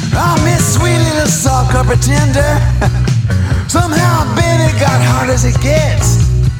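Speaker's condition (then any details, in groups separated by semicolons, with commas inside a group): No condition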